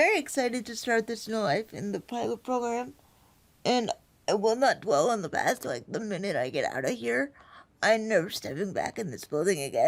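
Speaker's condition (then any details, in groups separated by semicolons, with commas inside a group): Spastic quadriplegic cerebral palsy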